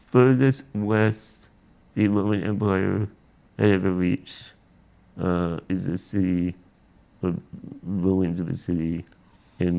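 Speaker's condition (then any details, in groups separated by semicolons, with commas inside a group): Spinal muscular atrophy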